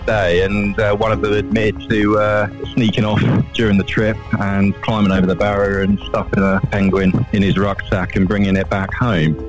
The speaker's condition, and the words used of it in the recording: None; typical speech.